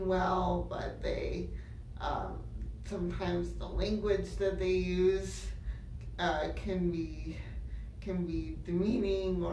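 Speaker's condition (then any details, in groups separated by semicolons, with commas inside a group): Cerebral palsy; uses wheelchair; diagnosed before age one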